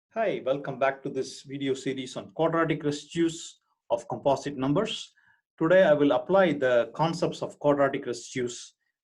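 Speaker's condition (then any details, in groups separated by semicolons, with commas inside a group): No condition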